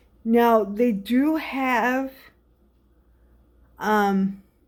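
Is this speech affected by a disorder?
Yes: cerebral palsy; from birth; speech difficulty when emotional, breathlessness.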